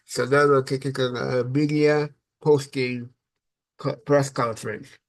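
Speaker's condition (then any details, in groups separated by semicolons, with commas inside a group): Cerebral palsy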